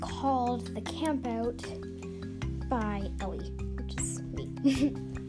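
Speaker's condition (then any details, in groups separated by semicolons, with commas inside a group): No condition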